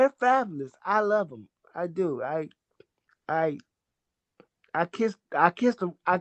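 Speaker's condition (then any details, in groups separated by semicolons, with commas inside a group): Cerebral palsy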